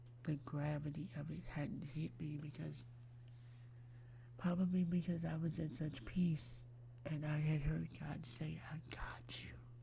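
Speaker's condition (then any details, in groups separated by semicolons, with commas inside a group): Myasthenia gravis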